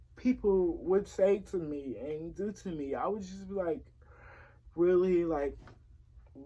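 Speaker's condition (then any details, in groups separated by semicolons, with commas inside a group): Cerebral palsy; since early childhood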